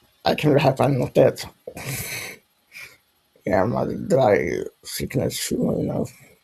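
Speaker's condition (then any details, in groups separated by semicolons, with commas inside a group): Dystonia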